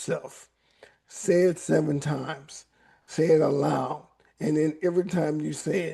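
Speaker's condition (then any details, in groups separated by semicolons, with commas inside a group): ALS; voice raspy at times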